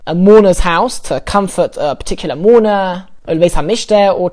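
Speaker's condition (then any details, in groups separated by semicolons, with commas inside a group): No condition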